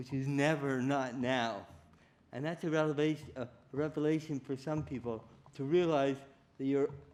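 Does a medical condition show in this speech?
Yes: cerebral palsy.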